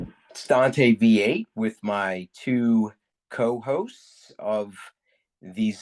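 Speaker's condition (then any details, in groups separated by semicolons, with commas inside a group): No condition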